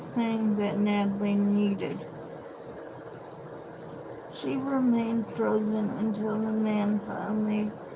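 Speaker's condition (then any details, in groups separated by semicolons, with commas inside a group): Cerebral palsy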